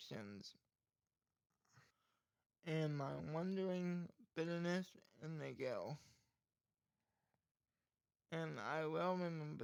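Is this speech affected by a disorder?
Yes: cerebral palsy; cannot type, dictates writing; speech problem from condition.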